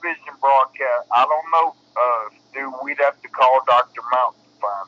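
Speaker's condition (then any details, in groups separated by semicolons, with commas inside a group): Cerebral palsy; bedbound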